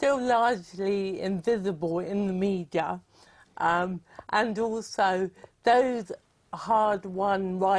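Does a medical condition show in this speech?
Yes: cerebral palsy.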